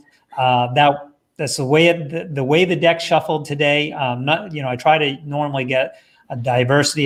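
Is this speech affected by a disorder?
No.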